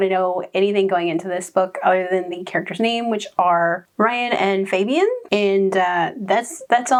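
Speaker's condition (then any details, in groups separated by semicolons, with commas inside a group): No condition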